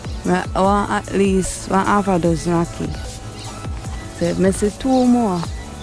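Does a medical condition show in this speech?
No.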